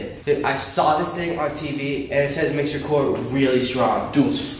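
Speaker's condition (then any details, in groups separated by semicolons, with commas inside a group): No condition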